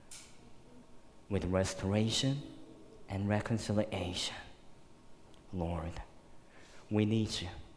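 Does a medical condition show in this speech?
Yes: cleft lip and palate, severe; 12 surgeries to date.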